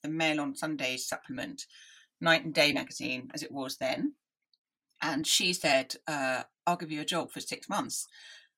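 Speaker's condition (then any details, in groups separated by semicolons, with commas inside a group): Deafness; deaf from early age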